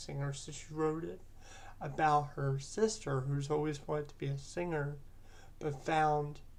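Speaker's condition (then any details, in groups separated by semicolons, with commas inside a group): Cerebral palsy; present from birth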